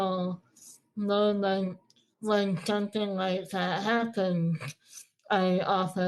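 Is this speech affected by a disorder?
Yes: Moebius syndrome.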